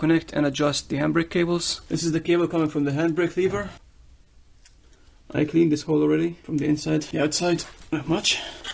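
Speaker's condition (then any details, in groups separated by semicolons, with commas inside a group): No condition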